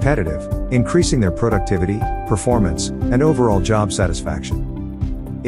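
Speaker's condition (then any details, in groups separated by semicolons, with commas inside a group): No condition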